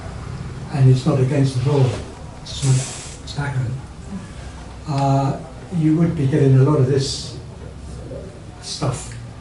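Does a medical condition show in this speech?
No.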